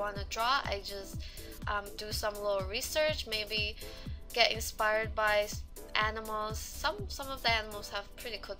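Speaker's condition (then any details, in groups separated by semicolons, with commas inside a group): No condition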